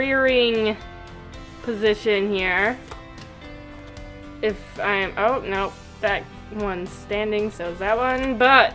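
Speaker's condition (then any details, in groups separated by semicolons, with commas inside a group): No condition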